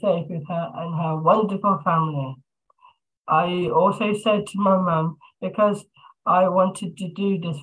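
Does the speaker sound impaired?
Yes: Down syndrome; lives independently with support hours, manages own personal care and medication.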